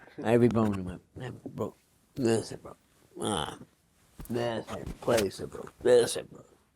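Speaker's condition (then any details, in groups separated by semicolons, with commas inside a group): Parkinson's disease; young onset, began with finger tremor, tremors; about 30 years since onset, frequent falls, walks with physiotherapist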